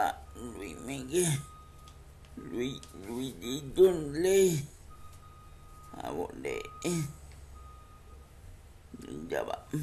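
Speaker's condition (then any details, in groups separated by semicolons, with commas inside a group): Cerebral palsy; speech affected by cerebral palsy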